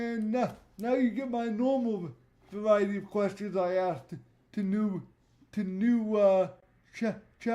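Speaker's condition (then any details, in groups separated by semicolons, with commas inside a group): Cerebral palsy; voice tone sometimes odd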